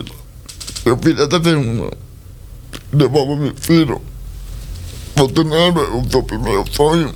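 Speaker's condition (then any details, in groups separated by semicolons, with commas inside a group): Cerebral palsy; present from birth; speech not normal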